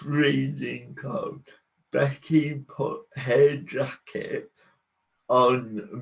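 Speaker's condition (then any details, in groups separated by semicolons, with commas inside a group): Cerebral palsy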